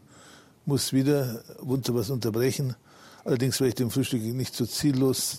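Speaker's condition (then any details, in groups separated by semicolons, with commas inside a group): Parkinson's disease; now walks with crutches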